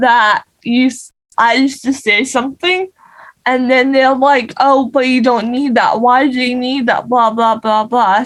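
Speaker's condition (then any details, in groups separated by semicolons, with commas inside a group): Cerebral palsy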